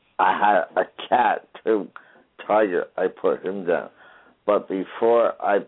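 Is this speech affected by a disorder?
Yes: traumatic brain injury; traumatic brain injury from being trapped in a fire; at least 20 years since injury; noticeable voice challenge, people ask about voice.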